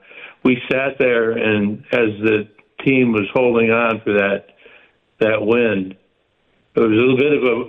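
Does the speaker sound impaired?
Yes: Parkinson's; stays active.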